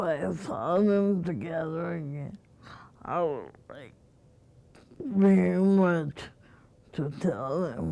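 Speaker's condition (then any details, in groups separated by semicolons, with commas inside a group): Cerebral palsy; present from birth, premature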